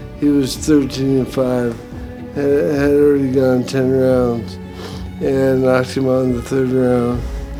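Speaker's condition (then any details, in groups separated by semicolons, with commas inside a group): Brain injury; effects began around age 50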